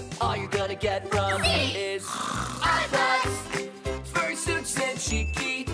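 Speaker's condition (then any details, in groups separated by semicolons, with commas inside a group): No condition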